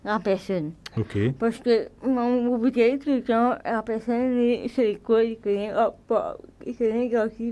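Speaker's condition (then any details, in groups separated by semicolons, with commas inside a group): Cerebral palsy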